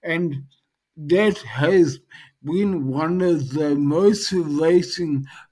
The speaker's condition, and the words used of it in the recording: Dysarthria. And in saying that, a lot of people have over the years not understood me.